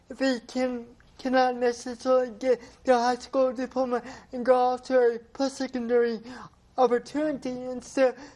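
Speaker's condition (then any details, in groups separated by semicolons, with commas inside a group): Cerebral palsy; from birth, developmental disability; talking impacted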